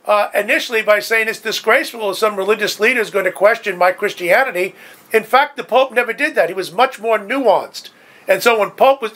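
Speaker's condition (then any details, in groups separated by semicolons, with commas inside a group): No condition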